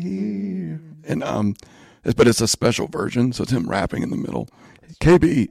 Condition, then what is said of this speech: Spasmodic dysphonia. So, yeah, you have to excuse my voice. I've got this voice issue right now.